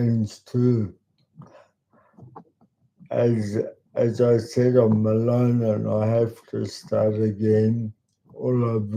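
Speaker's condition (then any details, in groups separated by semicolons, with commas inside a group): Cerebral palsy; talks slowly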